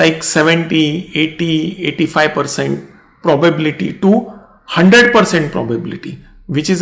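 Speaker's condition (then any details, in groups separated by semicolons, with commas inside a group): No condition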